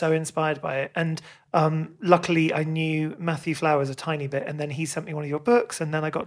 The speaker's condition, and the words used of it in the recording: No condition.